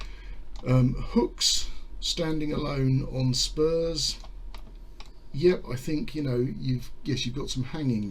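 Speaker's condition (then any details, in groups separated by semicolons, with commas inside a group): No condition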